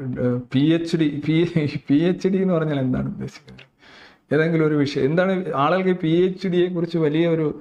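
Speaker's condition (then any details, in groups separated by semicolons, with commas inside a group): No condition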